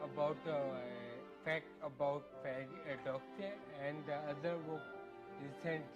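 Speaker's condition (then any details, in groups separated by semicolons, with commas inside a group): Ataxia; about a decade since onset, walking affected; speech disturbed, slurring mistaken for drunkenness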